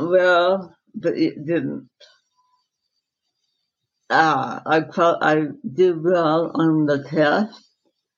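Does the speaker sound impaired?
Yes: dystonia; encephalitis at 4, secondary dystonia, almost no hand, arm use, left-side brain surgery at 17; progressive, losing muscle control, severe hearing loss, hearing aids, lip reading, types with mouth; slight speech impediment.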